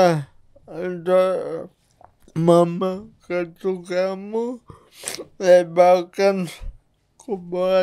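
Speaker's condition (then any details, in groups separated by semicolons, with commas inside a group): Cerebral palsy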